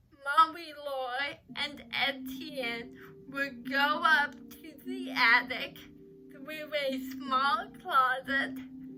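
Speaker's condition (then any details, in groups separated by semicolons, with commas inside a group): Cerebral palsy; uses crutches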